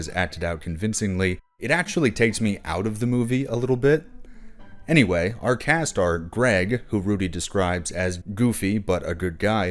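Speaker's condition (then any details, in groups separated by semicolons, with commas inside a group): No condition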